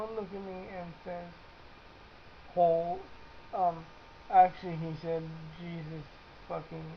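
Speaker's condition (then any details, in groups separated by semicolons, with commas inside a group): Cerebral palsy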